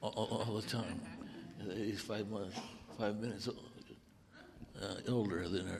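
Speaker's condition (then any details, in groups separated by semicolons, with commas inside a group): Parkinson's; over 14 years since onset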